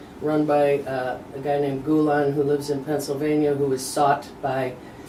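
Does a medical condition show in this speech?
No.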